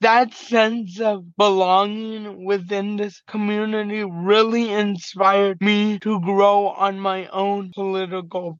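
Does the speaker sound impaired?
Yes: cerebral palsy, mild.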